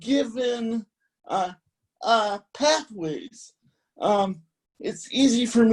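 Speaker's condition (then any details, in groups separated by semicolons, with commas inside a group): Cerebral palsy; spastic type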